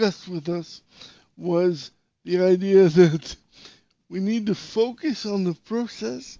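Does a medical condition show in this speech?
Yes: cerebral palsy.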